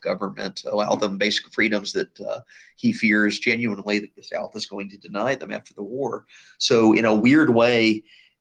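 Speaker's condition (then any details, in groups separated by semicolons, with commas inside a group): No condition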